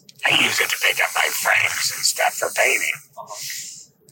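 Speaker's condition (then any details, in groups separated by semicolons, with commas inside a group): Laryngectomy; presses on neck daily to talk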